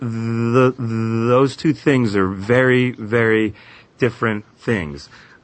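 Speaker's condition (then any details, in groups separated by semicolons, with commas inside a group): Stuttering; expects to deal with speech until death, may work more consciously on speech; not really okay with current way of speaking, ongoing for a while; stuttering with varying struggle, sometimes struggling; repeated sounds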